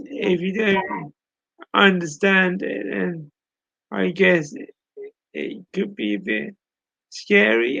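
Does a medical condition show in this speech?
Yes: cerebral palsy; speech impairment.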